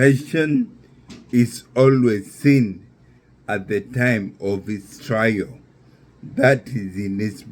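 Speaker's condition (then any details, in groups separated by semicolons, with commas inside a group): Neurological disease; affects speech and balance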